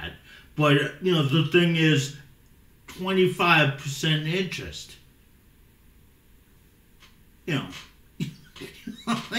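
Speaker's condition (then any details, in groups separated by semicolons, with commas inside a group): Cerebral palsy; speech sounds unusual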